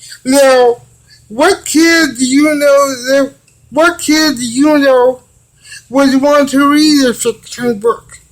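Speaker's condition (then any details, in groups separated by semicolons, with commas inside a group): Cerebral palsy; from birth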